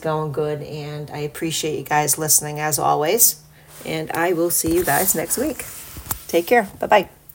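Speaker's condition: No condition

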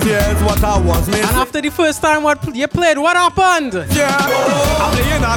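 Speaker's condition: No condition

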